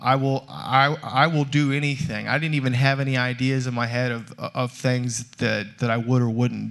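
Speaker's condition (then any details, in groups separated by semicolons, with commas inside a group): Stuttering; stutter since childhood; still stutters, speaks publicly on stage; stutter noticeable to listeners when speaking; repeated sounds, repeated words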